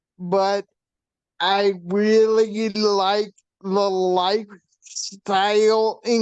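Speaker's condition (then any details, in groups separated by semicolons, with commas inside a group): Brain shunt failure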